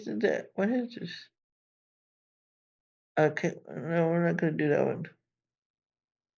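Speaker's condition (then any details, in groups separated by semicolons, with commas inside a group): Cerebral palsy; from birth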